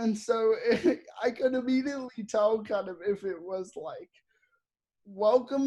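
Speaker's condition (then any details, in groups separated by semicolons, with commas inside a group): Cerebral palsy; audibly affected speech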